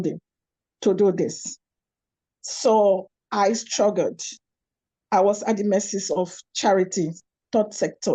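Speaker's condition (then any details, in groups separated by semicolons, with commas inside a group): No condition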